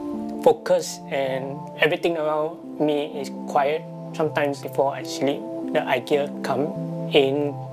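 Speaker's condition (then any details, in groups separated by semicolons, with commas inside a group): Profound and severe deafness; profound hearing loss one side, severe other side, about 70 to 80% loss, onset age 2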